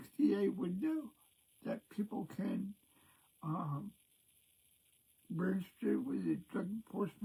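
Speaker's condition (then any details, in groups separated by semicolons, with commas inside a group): Cerebral palsy; present since birth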